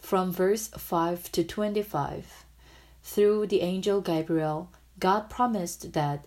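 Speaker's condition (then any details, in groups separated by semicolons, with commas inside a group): No condition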